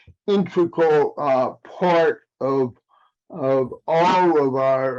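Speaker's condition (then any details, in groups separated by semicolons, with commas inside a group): Cerebral palsy; aging adult, past 40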